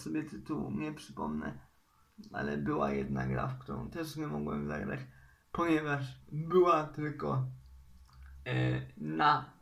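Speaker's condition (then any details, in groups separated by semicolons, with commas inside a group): Cerebral palsy; uses wheelchair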